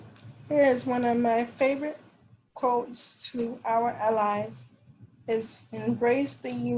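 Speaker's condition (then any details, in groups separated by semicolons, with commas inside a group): Cerebral palsy; diagnosed at 9 months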